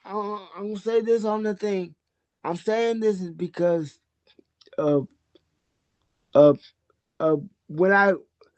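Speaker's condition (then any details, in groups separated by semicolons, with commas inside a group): Cerebral palsy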